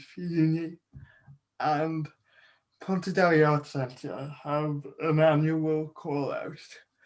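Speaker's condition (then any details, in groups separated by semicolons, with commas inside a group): Cerebral palsy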